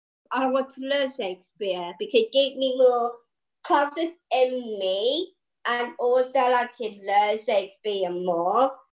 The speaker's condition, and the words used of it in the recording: Down syndrome. What's extraordinary is the way that Shakespeare is developing their reading, their speech, their confidence, their imagination.